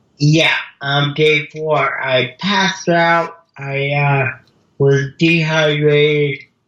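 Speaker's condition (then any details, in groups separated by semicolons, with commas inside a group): Cerebral palsy; mild speech impediment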